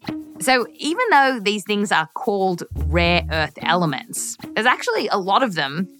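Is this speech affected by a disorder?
No.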